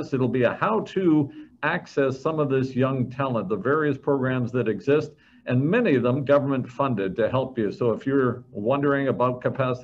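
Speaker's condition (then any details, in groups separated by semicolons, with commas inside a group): No condition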